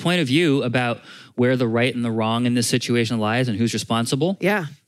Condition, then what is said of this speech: None; typical speech.